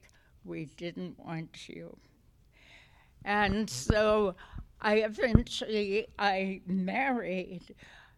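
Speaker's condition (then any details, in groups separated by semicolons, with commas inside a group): Essential tremor; essential tremor affecting voice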